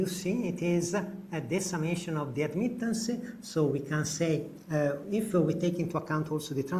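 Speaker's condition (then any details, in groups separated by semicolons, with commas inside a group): No condition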